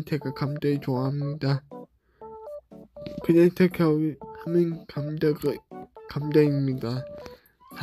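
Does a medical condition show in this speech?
Yes: cerebral palsy; brain lesion.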